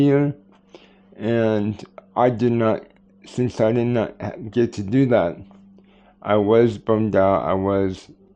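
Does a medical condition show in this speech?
Yes: cerebral palsy; tends to mess up words.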